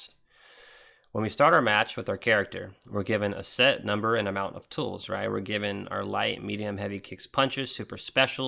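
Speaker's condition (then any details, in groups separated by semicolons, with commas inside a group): No condition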